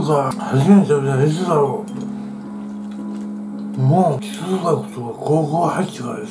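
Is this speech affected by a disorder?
Yes: tongue cancer, partial glossectomy.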